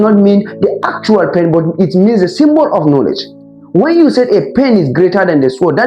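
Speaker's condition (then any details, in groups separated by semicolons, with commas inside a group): No condition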